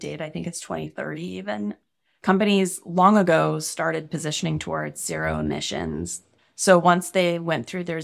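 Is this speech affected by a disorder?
No.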